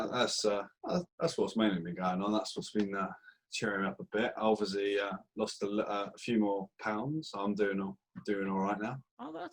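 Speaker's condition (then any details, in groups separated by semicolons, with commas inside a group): No condition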